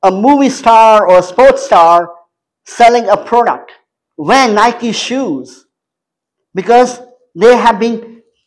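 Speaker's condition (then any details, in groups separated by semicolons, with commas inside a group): Cleft palate; congenital cleft palate, survival uncertain at birth; major speech impediments since childhood, still present, speaks two or three languages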